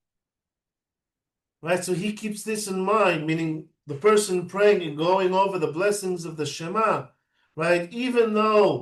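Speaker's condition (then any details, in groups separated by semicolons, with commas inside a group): No condition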